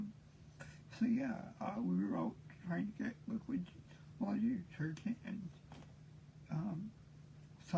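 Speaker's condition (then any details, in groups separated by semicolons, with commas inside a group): Cerebral palsy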